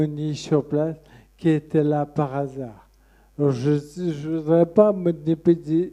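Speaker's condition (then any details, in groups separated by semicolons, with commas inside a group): Friedreich's ataxia; effortful speech, effort to stand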